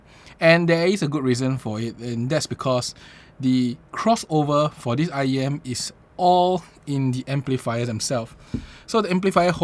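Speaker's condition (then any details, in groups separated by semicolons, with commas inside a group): No condition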